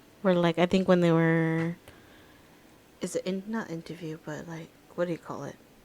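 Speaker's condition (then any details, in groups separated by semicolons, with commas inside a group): No condition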